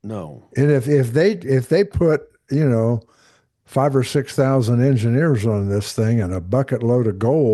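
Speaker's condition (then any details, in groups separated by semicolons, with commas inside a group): No condition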